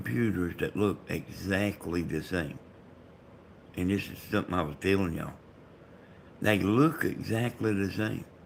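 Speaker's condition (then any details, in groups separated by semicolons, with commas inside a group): Brain bleed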